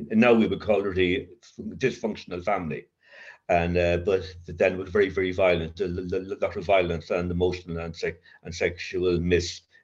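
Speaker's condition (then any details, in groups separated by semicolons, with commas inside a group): Covert stutter; severe childhood stutter, linked to adverse childhood experience, child guidance clinic, worse with teacher's punishment, covert since sobriety; still gets occasional blocks, uses voice as main working tool; stutters in mind more than aloud, avoids feared words, voice never feels own; repeated sounds, prolonged sounds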